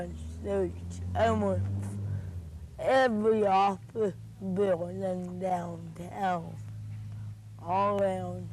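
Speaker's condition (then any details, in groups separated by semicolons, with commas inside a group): Cerebral palsy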